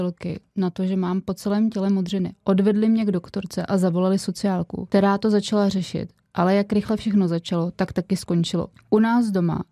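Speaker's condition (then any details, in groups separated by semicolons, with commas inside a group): No condition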